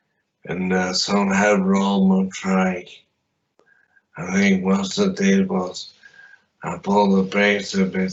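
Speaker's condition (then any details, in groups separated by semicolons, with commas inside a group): Traumatic brain injury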